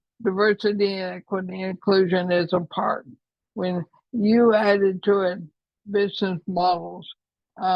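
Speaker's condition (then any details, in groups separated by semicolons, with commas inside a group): ALS; trouble speaking, voice affected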